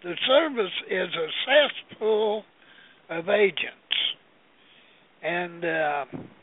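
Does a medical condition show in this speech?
Yes: Parkinson's disease; Parkinson's for quite some time, tremor, trouble with fine hand work as watchmaker; shivering, partly from disease, partly from cold.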